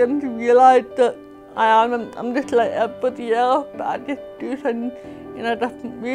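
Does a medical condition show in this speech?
Yes: cerebral palsy; cerebral palsy, mild walking difficulties, deaf; speech impairment, doesn't speak well at times.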